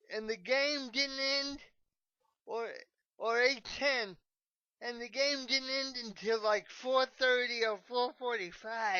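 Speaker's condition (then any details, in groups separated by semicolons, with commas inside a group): Cerebral palsy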